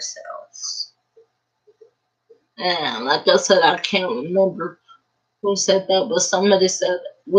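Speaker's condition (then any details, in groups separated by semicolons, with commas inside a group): Cerebral palsy; uses a wheelchair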